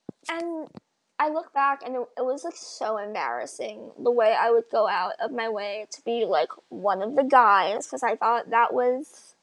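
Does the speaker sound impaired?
Yes: bilateral cleft lip and palate; nose and palate.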